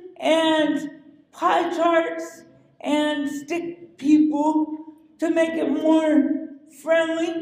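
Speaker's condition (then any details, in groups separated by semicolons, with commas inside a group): Cerebral palsy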